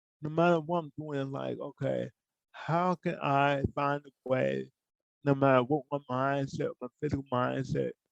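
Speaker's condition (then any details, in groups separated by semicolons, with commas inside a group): Cerebral palsy; from birth, poor hand use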